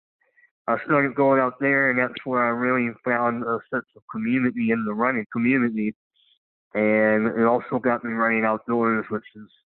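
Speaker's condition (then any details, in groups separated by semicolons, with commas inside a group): Cleft lip and palate; uses leg prostheses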